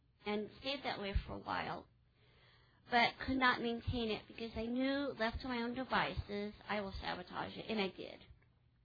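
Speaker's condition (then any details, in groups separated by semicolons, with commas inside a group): Cleft palate; congenital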